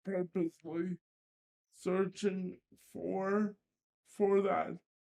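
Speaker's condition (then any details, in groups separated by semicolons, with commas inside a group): Cerebral palsy; limited hand dexterity, cannot write; very slow typing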